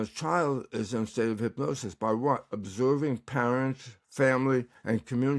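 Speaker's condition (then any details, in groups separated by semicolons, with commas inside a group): Tongue cancer; recovering, tongue exercises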